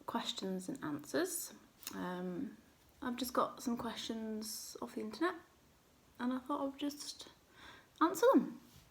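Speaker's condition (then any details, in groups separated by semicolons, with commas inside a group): No condition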